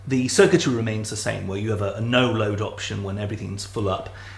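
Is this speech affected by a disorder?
No.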